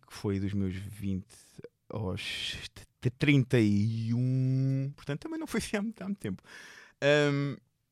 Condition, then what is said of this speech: Stuttering. Não num ambiente igual a este, que isto não é a minha maneira normal de estar a falar.